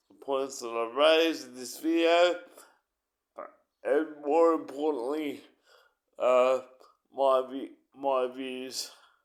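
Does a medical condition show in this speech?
Yes: cerebral palsy; uses wheelchair.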